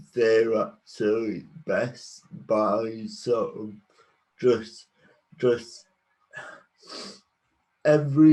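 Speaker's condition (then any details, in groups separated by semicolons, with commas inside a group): Cerebral palsy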